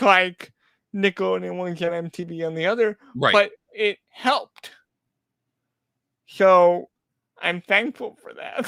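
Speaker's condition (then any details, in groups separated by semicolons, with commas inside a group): Cerebral palsy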